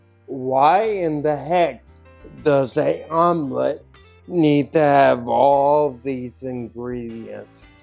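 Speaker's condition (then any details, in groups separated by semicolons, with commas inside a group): Ataxia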